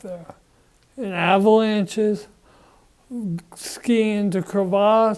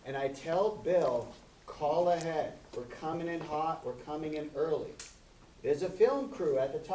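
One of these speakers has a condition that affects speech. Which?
The first: Parkinson's disease; young onset at 14, deep brain stimulation implant; symptomatic 48 years, no medication, wheelchair, spasms worse when fatigued.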